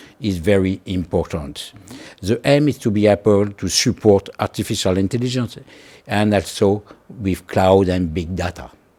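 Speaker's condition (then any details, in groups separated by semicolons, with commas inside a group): No condition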